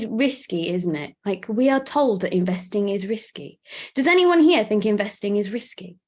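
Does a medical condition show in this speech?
No.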